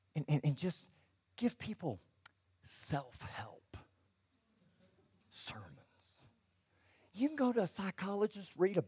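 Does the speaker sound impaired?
Yes: cleft lip and palate; congenital.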